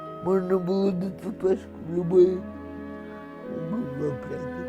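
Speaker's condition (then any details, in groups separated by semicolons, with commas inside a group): Cerebral palsy; cannot sit up or walk, uses wheelchair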